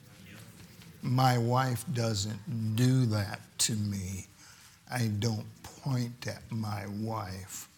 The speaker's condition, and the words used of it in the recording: Stuttering. I just have to breathe, take a slow breath, and say, isn't that wonderful?